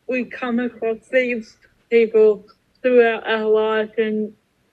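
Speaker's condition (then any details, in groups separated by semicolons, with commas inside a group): Cerebral palsy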